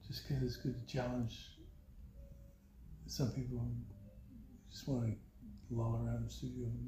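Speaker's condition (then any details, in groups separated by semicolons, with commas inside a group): Parkinson's; voice weakened by Parkinson's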